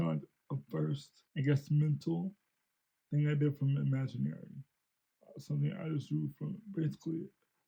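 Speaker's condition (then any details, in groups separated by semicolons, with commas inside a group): Cerebral palsy; since birth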